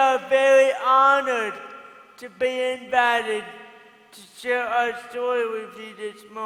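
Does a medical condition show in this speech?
Yes: cerebral palsy.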